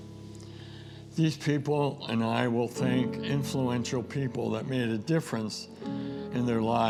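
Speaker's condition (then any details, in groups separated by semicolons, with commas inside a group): ALS; diagnosed almost two years ago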